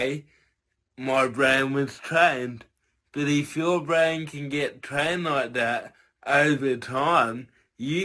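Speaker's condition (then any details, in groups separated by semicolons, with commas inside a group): Cerebral palsy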